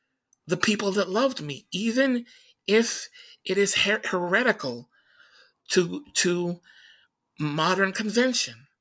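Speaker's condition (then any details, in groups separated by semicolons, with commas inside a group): Stutter; stuttering during this interview; stuttering during conversation; repeated sounds, prolonged sounds, blocks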